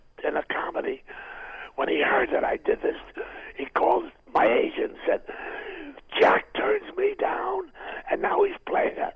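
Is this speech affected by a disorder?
Yes: throat cancer, vocal cord removed, partial laryngectomy, right vocal cord removed; vocal surgery removing part of larynx including right vocal cord, now a stump; voice lost after surgery, left cord trained to reach past midline to stump for sound.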